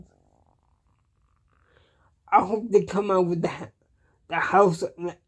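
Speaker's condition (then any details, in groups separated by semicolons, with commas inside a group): Cerebral palsy; cannot walk, uses wheelchair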